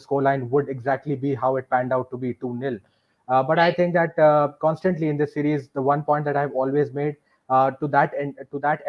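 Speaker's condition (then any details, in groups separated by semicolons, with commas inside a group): No condition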